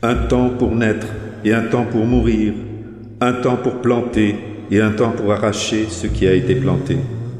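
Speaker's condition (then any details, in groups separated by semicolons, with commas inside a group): No condition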